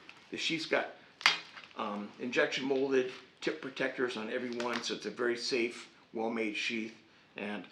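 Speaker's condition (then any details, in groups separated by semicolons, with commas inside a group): No condition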